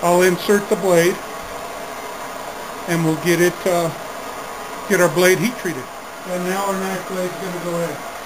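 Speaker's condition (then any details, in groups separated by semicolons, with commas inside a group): No condition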